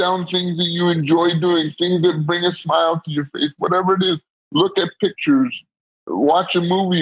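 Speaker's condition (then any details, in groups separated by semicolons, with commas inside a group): Cerebral palsy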